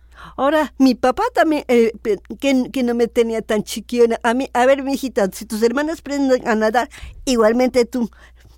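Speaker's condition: Down syndrome; adult woman

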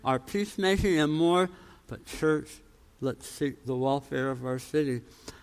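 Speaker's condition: Tongue cancer, jaw reconstruction

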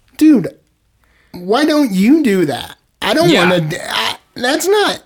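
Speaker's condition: Cerebral palsy, spastic

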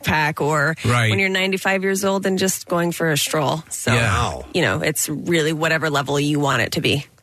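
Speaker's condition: No condition

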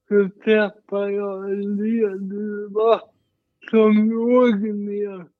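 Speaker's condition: Cerebral palsy, mild

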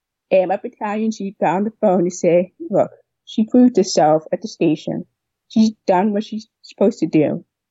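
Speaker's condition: Deafness with cochlear implant; severe deafness found around age 2, hearing aids gave little benefit, cochlear implant at 7 in clinical trial; years of speech therapy to age 15, childhood speech issues, now converses by speech, not sign

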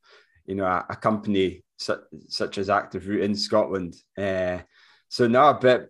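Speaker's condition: No condition

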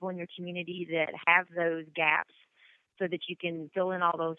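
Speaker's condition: No condition

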